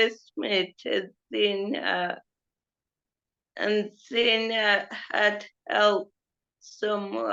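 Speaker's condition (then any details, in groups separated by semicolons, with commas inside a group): Cerebral palsy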